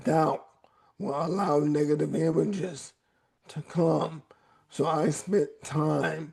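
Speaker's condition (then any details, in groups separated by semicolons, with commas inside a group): ALS; voice raspy at times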